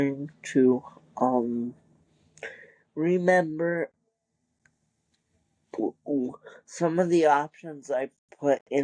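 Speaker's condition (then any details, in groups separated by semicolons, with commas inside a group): Cerebral palsy; wheelchair user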